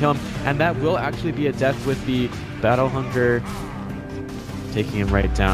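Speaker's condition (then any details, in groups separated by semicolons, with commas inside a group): No condition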